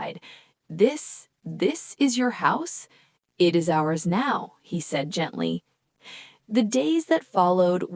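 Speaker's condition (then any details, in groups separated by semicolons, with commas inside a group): No condition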